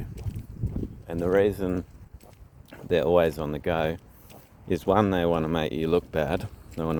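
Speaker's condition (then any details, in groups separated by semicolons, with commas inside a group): No condition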